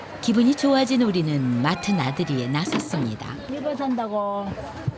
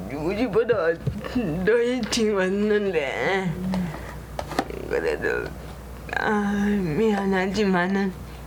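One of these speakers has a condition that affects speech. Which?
The second: cerebral palsy; present from birth, brain lesion restricting movement, power wheelchair; most severe disability grade.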